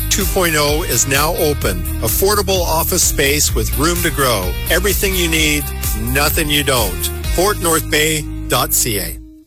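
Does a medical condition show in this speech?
No.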